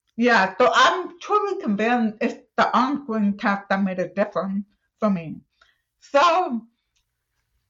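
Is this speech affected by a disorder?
Yes: deaf, cochlear implant user; hearing aid ages one to 33, cannot use phone.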